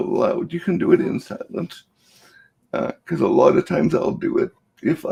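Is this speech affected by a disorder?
Yes: cerebral palsy.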